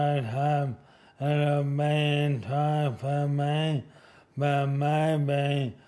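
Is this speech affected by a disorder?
Yes: motor neurone disease; onset within three years, recently diagnosed.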